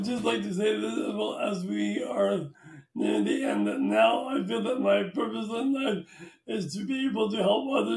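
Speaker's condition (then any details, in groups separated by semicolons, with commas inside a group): Traumatic brain injury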